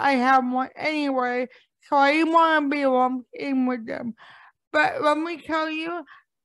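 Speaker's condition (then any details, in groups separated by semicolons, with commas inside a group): Cerebral palsy; right-brain damage affecting left side of body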